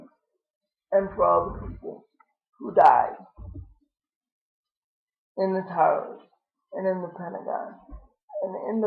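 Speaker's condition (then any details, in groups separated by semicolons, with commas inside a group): Cerebral palsy; lifelong, wheelchair user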